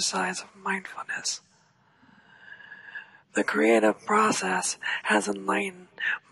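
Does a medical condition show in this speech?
Yes: ALS.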